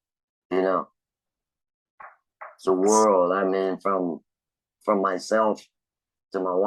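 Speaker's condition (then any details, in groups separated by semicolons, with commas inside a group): Laryngectomy; laryngectomy for cancer; pneumatic speech device, working six months after surgery; lost voice, device speech with good volume and clarity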